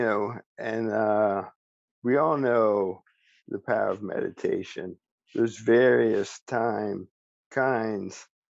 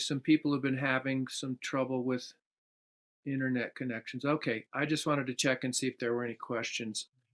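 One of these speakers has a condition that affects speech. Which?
The first: ALS; about 1.5 years since diagnosis, slow progression; speech still preserved.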